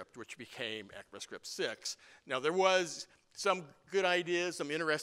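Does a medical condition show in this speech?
No.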